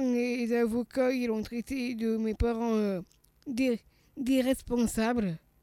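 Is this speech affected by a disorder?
Yes: Down syndrome (trisomy 21); age 39.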